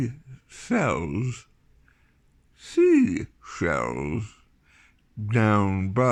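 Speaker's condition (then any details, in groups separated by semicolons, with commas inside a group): Tongue cancer surgery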